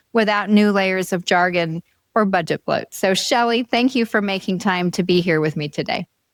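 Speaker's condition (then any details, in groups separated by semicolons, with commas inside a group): No condition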